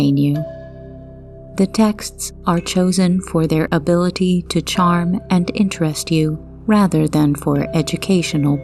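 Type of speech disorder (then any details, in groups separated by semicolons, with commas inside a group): None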